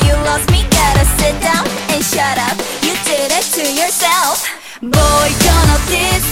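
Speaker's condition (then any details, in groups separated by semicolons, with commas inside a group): No condition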